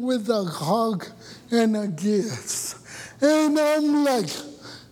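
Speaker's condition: Cerebral palsy; voice described as a curse

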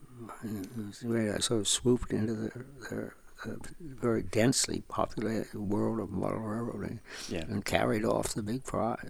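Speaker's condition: Parkinson's; diagnosed about 50 years ago, first sign wrist tremor

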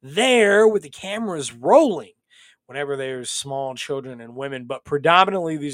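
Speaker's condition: No condition

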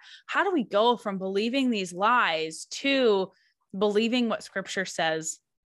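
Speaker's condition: No condition

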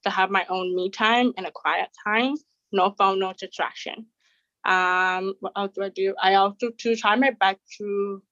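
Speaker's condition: Deafness; has a disability

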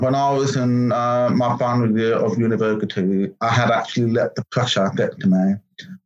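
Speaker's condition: Profound deafness; congenital, born deaf

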